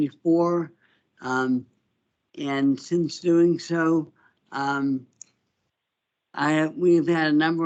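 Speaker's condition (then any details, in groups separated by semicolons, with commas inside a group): Parkinson's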